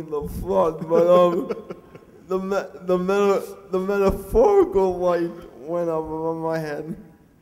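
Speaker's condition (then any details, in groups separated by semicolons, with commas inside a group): Cerebral palsy; mixed quadriplegic type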